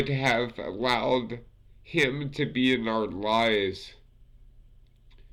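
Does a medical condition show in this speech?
Yes: multiple sclerosis; affects fingers.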